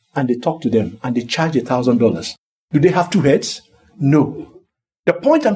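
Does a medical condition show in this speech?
No.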